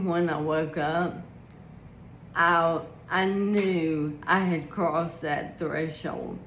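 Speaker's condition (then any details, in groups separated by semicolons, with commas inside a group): ALS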